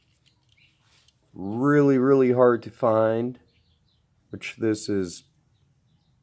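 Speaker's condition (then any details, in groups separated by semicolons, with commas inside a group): No condition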